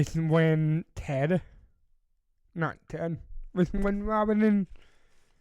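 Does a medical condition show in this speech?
Yes: cerebral palsy.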